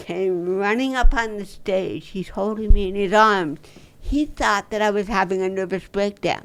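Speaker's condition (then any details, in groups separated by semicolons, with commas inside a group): Dystonia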